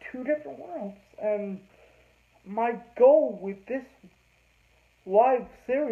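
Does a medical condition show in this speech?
Yes: cerebral palsy.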